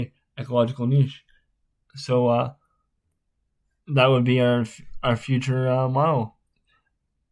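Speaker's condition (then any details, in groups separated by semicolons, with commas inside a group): Spastic cerebral palsy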